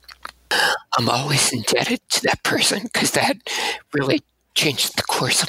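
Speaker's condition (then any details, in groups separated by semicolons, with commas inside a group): Abductor spasmodic dysphonia; two damaging surgeries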